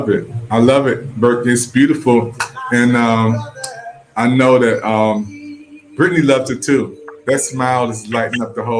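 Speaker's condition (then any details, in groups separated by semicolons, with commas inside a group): No condition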